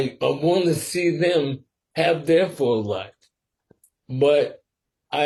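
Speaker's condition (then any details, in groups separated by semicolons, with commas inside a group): Sporadic ALS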